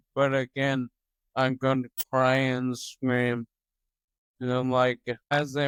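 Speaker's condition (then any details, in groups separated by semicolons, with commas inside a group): Toxic leukoencephalopathy, locked-in syndrome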